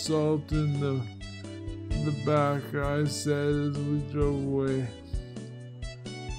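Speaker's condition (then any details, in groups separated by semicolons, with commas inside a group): Multiple sclerosis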